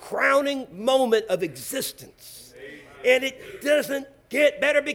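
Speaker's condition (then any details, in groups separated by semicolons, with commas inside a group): No condition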